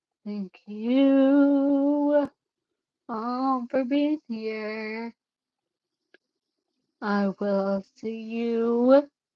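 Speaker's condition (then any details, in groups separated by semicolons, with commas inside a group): Cerebellar ataxia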